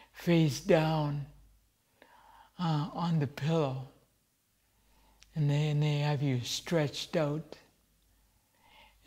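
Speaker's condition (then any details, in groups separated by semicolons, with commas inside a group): Cerebral palsy; present from birth, late diagnosis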